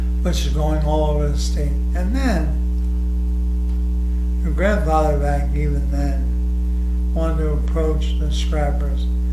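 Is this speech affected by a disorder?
Yes: ALS.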